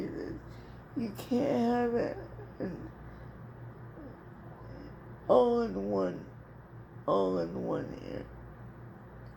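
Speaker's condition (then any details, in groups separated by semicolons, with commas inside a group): Cerebral palsy; speech somewhat affected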